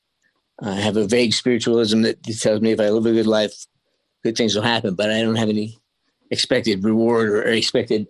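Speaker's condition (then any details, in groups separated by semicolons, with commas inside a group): Early onset Parkinson's disease; halting at times, now fairly clear and robust, words come faster than can be spoken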